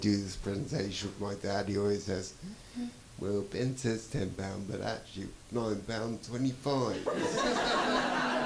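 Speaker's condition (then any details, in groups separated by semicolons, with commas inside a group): Traumatic brain injury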